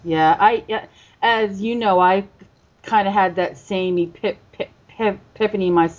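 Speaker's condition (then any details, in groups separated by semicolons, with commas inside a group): Stuttering; covert stuttering, hidden for many years, hiding less successful than believed; stuttering self-help since NSA conference 2006 covert stuttering workshop, stutters openly in media interviews; formerly avoided speaking situations, speechless at first self-help group meeting, said name and stutter by fourth or fifth; repeated sounds, prolonged sounds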